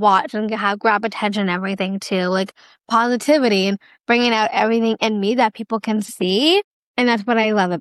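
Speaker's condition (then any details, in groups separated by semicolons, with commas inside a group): Down syndrome; duplicate of the 21st chromosome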